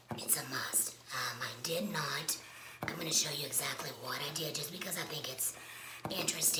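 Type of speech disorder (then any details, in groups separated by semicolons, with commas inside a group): Speech with a voice prosthesis; laryngectomy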